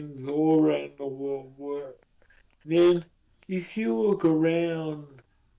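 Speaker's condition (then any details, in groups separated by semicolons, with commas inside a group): Cerebral palsy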